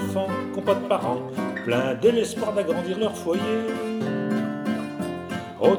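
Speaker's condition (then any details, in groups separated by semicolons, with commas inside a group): No condition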